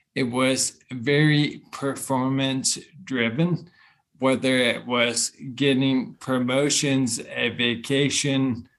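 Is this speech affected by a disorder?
Yes: bulbar onset ALS; speech problems first, first diagnosed as tick-bite Lyme disease and infections, treated, then neurologist; diagnosed a few months ago, over a year after first symptoms, no cure or effective treatment; at first only after alcohol, later in everyday life, disease taking speaking away.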